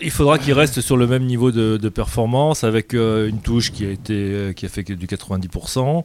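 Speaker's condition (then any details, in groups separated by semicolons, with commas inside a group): No condition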